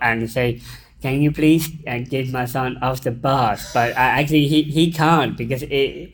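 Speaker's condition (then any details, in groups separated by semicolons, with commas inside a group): Down syndrome; intellectual disability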